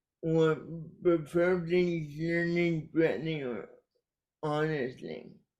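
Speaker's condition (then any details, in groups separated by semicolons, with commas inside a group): Cerebral palsy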